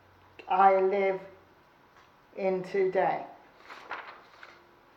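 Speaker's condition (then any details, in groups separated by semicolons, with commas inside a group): Cerebral palsy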